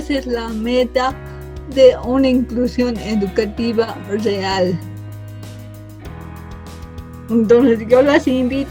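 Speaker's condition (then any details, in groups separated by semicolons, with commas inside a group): Cerebral palsy from birth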